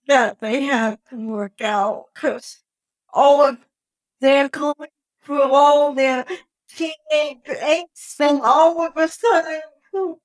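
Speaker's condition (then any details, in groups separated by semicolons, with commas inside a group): Cerebral palsy; brain freeze at 3 days old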